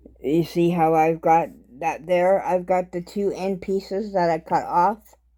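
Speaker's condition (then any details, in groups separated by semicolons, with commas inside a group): Cerebral palsy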